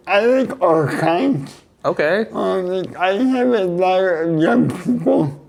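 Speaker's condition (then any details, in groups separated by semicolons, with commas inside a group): Cerebral palsy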